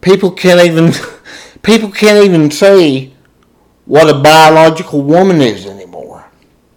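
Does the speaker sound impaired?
Yes: cerebral palsy, spastic diplegia.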